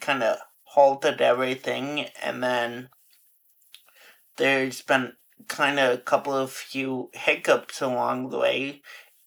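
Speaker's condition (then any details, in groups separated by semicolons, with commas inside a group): Friedreich's ataxia; clinical trial participant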